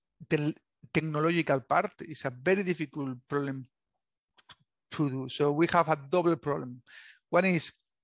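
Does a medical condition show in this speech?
Yes: stuttering; past speech therapy, daily maintenance of learned techniques; stutter about the same in English and first language, English not first language; here repeated sounds.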